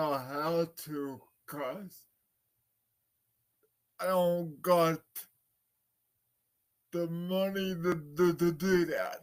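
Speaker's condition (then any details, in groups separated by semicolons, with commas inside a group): Cerebral palsy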